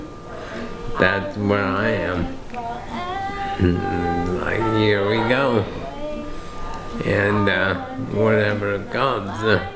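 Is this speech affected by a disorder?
Yes: ALS; affects speech and breathing.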